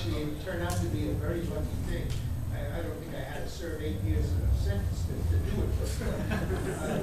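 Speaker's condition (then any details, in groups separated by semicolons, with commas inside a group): No condition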